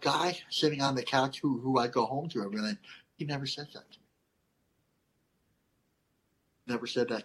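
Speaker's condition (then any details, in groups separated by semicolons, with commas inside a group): Cleft lip and palate; lisp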